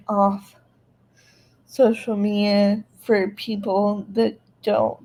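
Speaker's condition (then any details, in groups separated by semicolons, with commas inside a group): Cerebral palsy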